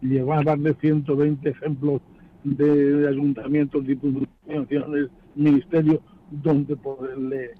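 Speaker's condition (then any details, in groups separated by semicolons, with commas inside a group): Stuttering; described as hereditary; wearing face mask, mask makes speaking harder, more respiratory effort; needs a little more time to finish sentences, worse with nerves, masks add respiratory effort; repeated sounds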